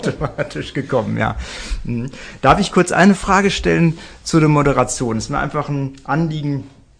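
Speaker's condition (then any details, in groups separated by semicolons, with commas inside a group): No condition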